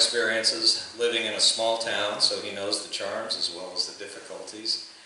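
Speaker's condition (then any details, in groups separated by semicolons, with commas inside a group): No condition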